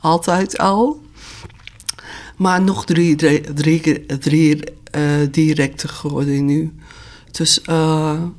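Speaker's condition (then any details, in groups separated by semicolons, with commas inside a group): Primary progressive aphasia; underlying dementia pathology, gradually worsening, onset late 2018, diagnosed two years ago after speech recordings; symptoms for several years, diagnosis 1.5 years after first complaints, phone app as speech backup, unused; needs extra time to speak, difficulty expressing what to say, struggles in unexpected situations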